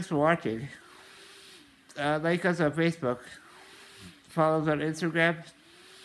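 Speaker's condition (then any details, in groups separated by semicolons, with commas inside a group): Muscular dystrophy, Duchenne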